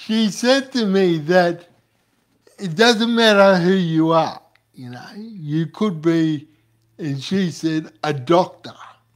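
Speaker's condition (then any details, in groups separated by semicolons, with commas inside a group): Cerebral palsy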